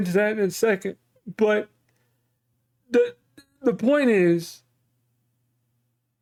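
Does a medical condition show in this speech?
Yes: cerebral palsy.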